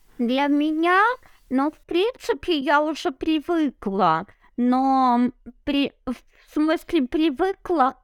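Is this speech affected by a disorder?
Yes: cerebral palsy; no wheelchair.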